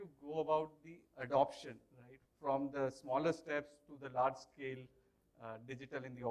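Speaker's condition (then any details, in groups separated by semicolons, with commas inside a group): No condition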